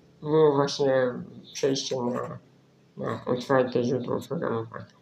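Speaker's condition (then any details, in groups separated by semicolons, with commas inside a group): Spinal muscular atrophy; right-click via two keys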